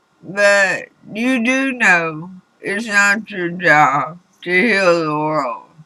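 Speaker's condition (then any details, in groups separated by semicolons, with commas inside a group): Throat cancer radiation damage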